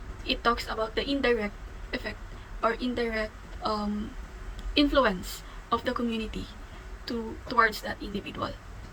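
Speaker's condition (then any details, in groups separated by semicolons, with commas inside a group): No condition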